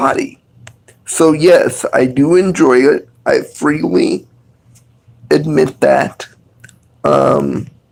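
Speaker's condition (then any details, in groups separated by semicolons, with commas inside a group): Cerebral palsy; from birth, second most severe of four types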